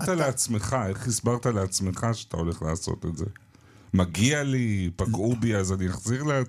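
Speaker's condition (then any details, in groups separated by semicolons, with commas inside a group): No condition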